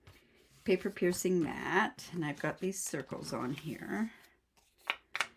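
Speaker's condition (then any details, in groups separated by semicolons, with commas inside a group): No condition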